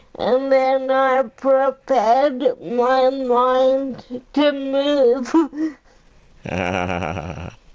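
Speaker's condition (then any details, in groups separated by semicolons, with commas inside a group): Cerebral palsy; powerchair user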